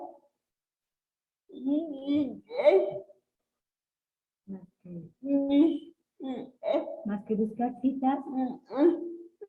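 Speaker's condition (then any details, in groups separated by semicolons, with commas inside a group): Cerebral palsy; since birth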